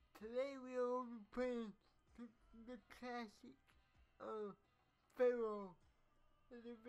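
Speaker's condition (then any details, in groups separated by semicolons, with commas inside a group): Cerebral palsy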